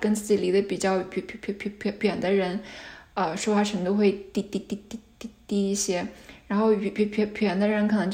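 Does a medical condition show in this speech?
Yes: stuttering; noticed in high school English class on br- of British, possible unnoticed childhood stutter, then more words; frequent repetitions of initial syllables and sounds, fillers; here repeated sounds, prolonged sounds, blocks.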